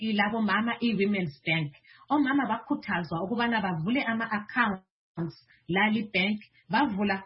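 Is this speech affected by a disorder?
No.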